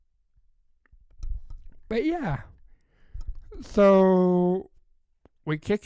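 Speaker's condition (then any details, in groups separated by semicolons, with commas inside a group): Cerebral palsy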